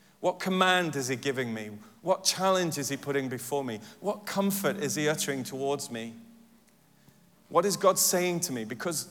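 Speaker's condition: No condition

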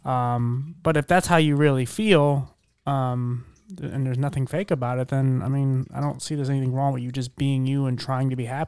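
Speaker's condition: No condition

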